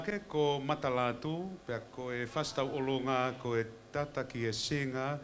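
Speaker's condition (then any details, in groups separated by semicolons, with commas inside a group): No condition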